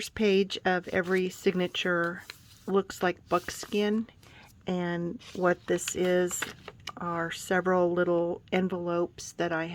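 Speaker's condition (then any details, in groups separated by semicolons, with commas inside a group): No condition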